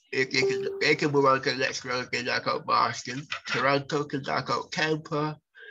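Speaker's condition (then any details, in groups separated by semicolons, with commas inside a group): Cerebral palsy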